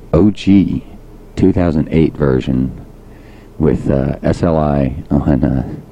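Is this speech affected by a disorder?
No.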